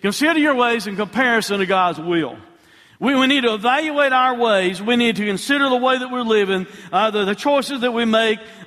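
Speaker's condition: No condition

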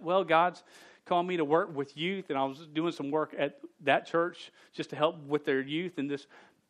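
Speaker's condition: Stutter; stutter since age 5, persisted through teenage years, no successful fix; still stutters, speaking publicly for about 23-24 years; not fully fluent, stuttered on own name as teenager; prolonged sounds

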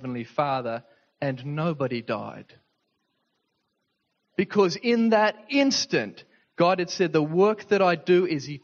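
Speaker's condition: No condition

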